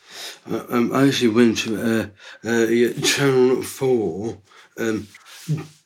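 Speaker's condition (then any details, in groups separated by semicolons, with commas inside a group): Down syndrome; three copies of chromosome 21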